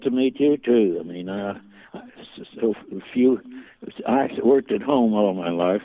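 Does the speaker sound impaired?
Yes: Parkinson's; symptoms began about 20 years ago, slowly progressive, out of business about 20 years; hand shakes, vision affected so cannot see anything, uses few brushes, broad watercolor washes.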